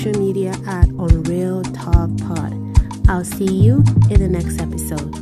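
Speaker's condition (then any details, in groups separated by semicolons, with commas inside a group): No condition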